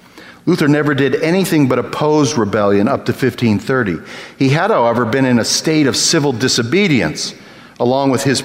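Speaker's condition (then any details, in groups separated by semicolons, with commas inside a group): No condition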